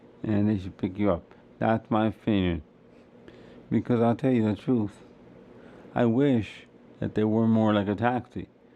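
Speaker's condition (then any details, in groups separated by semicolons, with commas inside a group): Cerebral palsy; wheelchair user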